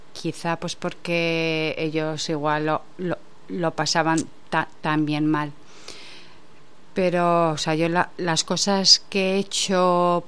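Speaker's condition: Stuttering; repeated sounds, blocks

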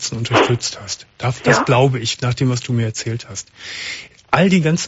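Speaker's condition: No condition

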